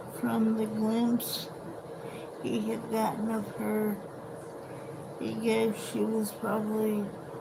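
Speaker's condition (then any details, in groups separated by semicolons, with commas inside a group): Cerebral palsy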